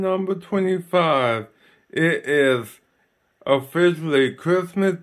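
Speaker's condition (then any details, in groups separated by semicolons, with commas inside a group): Ataxic cerebral palsy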